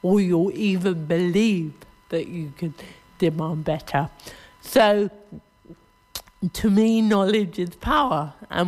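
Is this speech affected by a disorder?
Yes: cerebral palsy.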